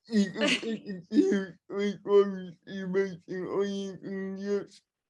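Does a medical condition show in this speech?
Yes: cerebral palsy, spastic and dyskinetic.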